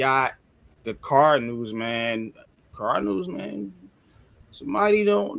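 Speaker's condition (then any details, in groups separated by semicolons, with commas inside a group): No condition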